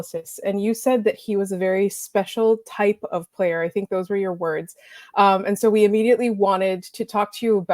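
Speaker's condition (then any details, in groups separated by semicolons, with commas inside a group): No condition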